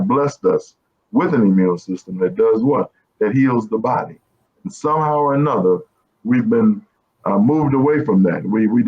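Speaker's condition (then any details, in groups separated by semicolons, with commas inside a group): No condition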